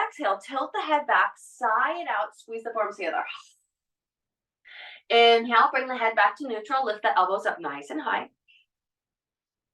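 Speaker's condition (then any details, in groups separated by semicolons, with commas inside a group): No condition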